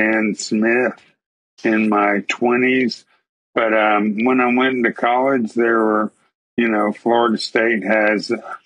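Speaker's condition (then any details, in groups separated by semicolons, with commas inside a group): ALS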